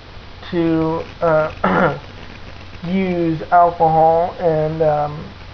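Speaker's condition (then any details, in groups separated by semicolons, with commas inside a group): Cerebral palsy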